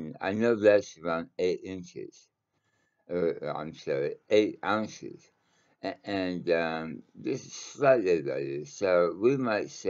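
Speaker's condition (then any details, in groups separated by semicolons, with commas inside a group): Mouth cancer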